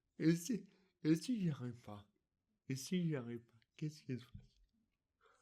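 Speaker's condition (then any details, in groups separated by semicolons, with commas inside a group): Dystonia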